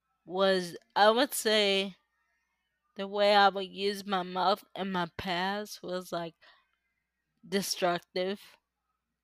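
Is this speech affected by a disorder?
Yes: cerebral palsy; uses power wheelchair.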